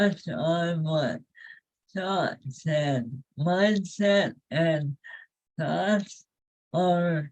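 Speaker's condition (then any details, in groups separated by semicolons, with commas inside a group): ALS; face improved, feet move faster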